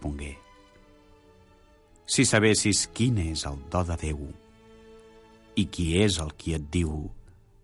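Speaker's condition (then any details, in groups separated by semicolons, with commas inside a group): No condition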